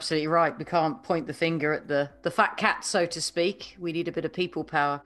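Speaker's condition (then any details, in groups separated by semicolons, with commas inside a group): No condition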